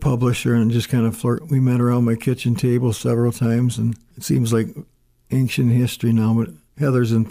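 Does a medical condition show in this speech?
Yes: Parkinson's disease; stutters and stammers.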